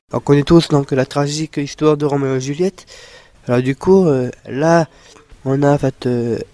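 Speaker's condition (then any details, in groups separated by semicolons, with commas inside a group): Down syndrome; Down syndrome (trisomy)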